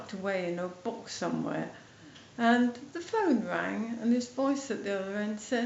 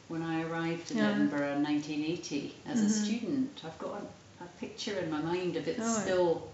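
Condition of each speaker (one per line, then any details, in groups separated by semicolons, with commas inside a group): MND, mild; about 8 months since diagnosis; speech slightly affected
No condition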